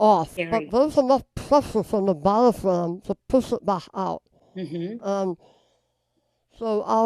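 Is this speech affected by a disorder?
Yes: base of tongue cancer surgery; stage IV base-of-tongue carcinoma, half tongue rebuilt, chemoradiation; survivor, diagnosed at 44, throat stretching surgery; swallowing trouble, food sticks, frequent aspiration, water with meals.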